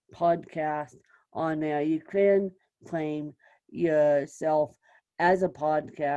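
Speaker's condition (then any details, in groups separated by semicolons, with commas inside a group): Cerebral palsy, mixed, moderate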